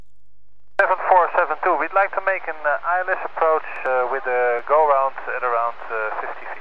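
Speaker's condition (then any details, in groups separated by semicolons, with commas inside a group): No condition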